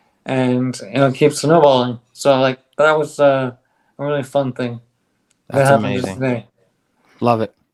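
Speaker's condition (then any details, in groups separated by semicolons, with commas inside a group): ALS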